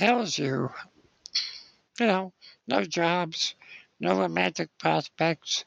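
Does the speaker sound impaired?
Yes: spinal muscular atrophy; congenital, muscle weakness, wheelchair use whole life.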